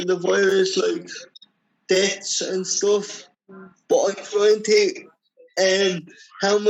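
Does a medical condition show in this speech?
Yes: cerebral palsy.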